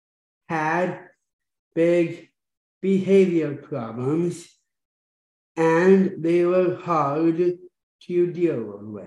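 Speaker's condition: Down syndrome

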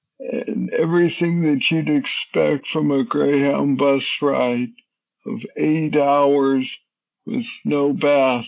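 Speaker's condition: Parkinson's disease, young-onset; on medication, remedicates while traveling

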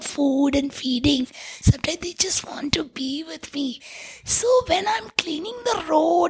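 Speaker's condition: Tracheostomy, vocal cords permanently constricted from smoke inhalation; must block tube hole with finger to be audible, former voice lost, voice called unforgettable

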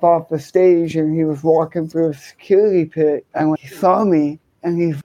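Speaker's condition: Cerebral palsy, hemiplegia

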